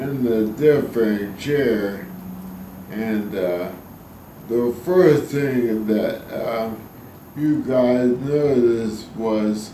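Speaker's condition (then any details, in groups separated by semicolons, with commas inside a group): ALS; spasticity main symptom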